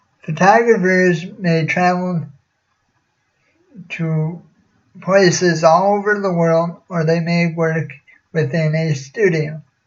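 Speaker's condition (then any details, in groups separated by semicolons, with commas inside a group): Cerebral palsy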